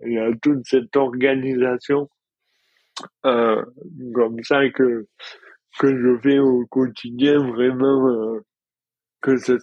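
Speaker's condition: Dystonia; heavier for past 5 years

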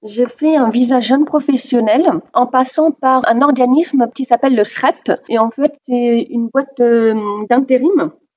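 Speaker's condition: Deafness; deaf since childhood, diagnosed age four, hearing aids since four, from extreme prematurity, neonatal resuscitation; severe-to-profound, worsened from moderate-severe, progressive, not hereditary, hearing dog Lucky for four years; oralist, uses some sign language

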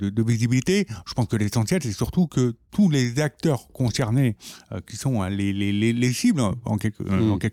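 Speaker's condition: Profound deafness from birth; profound congenital deafness, behind-the-ear hearing aids, cued speech (LPC), sign language learned later, younger sister also deaf; perceives sounds, half lipreading half hearing, must see speaker, group talk tiring, video relay centre for calls

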